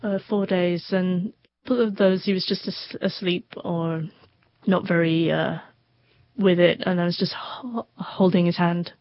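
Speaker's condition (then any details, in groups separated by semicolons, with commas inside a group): Stutter; neurological stutter, brain function, not psychological or nervousness, hid stuttering when younger, deep-breath advice no help; needs more time speaking, talks openly with strangers at stammering conferences; repeated sounds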